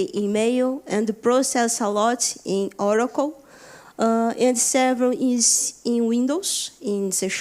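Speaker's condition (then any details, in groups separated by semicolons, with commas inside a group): No condition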